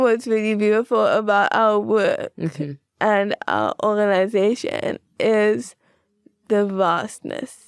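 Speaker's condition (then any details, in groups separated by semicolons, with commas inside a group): Cerebral palsy, spastic quadriplegia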